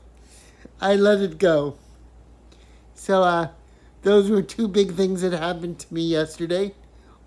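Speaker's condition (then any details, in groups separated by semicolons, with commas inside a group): Cerebral palsy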